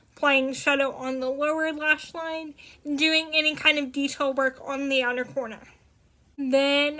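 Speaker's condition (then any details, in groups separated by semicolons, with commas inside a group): Cerebral palsy, spastic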